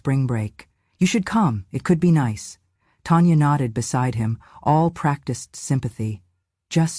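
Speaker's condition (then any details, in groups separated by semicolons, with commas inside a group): No condition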